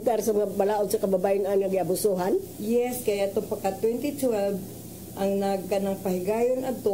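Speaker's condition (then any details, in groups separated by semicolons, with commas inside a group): No condition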